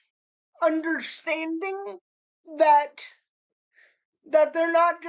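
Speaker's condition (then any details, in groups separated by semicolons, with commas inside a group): Cerebral palsy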